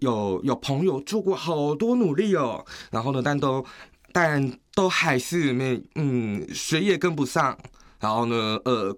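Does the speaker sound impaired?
Yes: severe hearing loss, cochlear implant; progressive hearing loss from kindergarten, very severe by first year of high school; uses cochlear implant; very clear expression, no sense of communication disorder per host.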